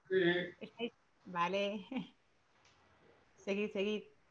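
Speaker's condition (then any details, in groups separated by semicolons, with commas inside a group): No condition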